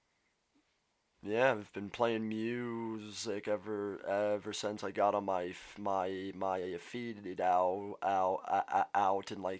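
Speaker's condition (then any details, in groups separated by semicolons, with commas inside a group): Stutter; stutter since childhood, growing up in Washington, still described as a present speech impediment; no stutter when singing, took up singing and guitar around age 12; repeated sounds, repeated words, prolonged sounds, blocks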